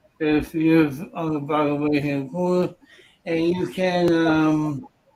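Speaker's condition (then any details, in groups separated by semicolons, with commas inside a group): Cerebral palsy; from birth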